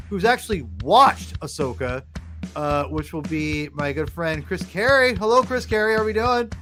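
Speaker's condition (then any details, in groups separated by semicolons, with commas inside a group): No condition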